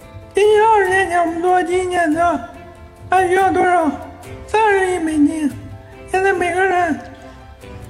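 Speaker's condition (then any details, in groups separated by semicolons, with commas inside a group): ALS; amyotrophic lateral sclerosis, cause unknown; joining by remote video link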